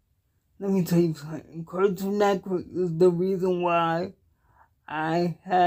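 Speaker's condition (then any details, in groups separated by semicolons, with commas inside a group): Cerebral palsy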